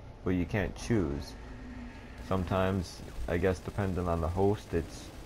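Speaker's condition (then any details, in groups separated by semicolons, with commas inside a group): No condition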